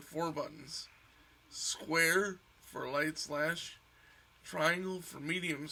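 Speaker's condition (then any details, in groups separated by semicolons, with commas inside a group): Cerebral palsy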